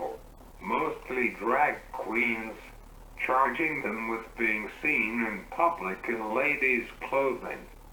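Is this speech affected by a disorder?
Yes: cerebral palsy; uses wheelchair.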